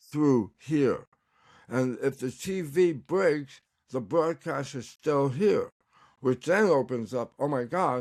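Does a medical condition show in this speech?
Yes: tongue cancer; recovering, tongue exercises.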